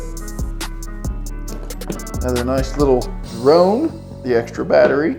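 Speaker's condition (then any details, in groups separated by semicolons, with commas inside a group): No condition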